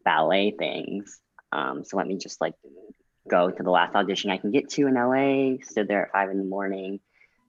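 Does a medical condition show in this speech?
Yes: cleft lip and palate.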